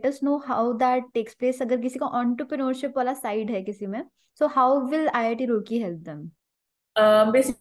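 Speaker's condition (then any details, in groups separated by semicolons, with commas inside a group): No condition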